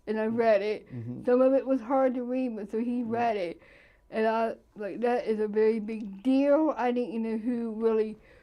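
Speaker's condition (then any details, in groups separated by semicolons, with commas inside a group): Cerebral palsy; present from birth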